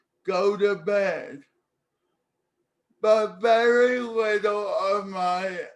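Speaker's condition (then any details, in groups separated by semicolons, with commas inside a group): Cerebral palsy; speech therapy in childhood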